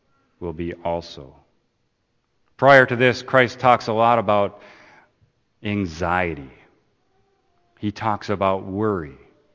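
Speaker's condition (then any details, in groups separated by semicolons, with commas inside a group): No condition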